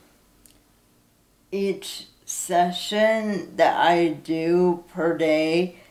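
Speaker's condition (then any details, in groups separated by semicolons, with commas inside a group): Cerebral palsy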